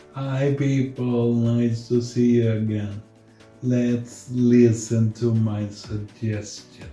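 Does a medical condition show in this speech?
Yes: multiple sclerosis; progressive form.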